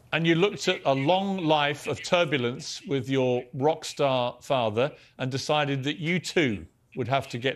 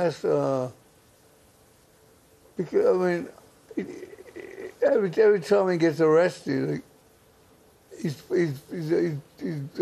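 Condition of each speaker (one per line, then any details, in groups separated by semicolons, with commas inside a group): No condition
Parkinson's; controlled by medication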